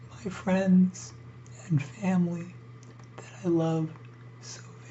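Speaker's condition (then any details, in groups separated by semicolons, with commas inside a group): ALS; struggles to breathe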